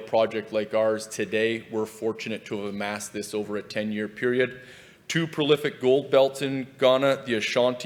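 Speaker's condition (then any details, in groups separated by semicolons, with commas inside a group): No condition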